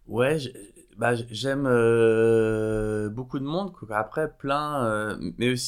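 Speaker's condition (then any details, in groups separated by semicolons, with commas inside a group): Stuttering; stuttering since early childhood, childhood speech therapists, psychologists, music therapist; persistent, not really freed from stuttering despite childhood therapies; blocks, hesitant elocution, speech slow to come out, self-described as slow, oral constipation; repeated sounds, prolonged sounds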